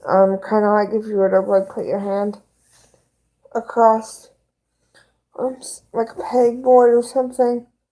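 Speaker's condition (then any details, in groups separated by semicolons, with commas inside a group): Cerebral palsy; both hands affected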